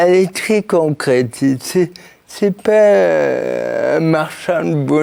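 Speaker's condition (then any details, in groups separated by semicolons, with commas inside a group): Cerebral palsy; since birth, birth injury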